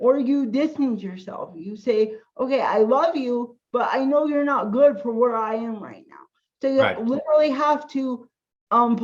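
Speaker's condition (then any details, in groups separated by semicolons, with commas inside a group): Cerebral palsy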